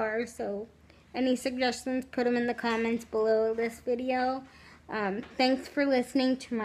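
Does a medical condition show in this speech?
Yes: cerebral palsy.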